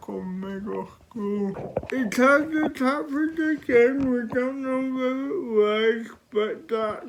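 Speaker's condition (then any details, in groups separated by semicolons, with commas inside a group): Cerebral palsy; respiratory complications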